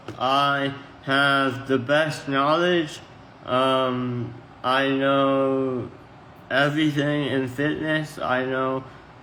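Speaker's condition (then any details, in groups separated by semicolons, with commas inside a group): Tongue cancer surgery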